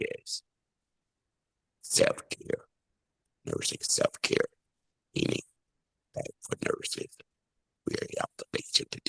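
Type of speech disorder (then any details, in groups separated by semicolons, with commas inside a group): Speech with a voice prosthesis; laryngeal cancer, total laryngectomy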